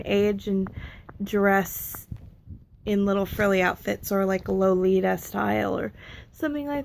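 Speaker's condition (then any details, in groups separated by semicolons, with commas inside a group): No condition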